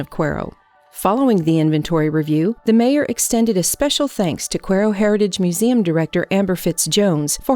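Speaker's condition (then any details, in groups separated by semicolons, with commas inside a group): No condition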